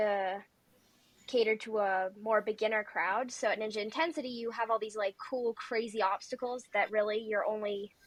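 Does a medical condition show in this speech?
No.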